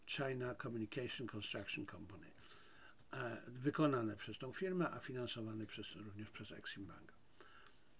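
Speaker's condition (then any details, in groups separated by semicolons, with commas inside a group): No condition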